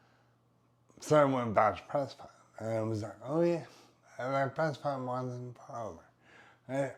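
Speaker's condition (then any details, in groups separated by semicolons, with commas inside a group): Brain injury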